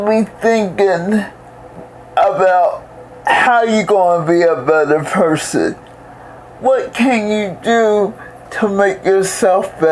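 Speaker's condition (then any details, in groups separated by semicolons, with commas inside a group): Cerebral palsy; most of life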